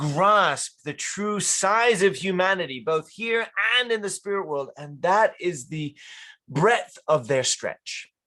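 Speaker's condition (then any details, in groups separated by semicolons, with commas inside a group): No condition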